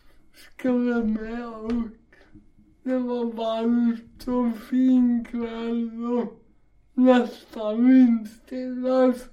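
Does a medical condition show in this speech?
Yes: cerebral palsy; walks much better than at first hunts.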